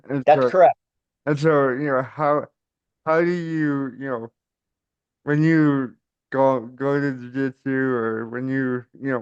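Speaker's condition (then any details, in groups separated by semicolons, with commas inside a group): Cerebral palsy; caused by stroke at birth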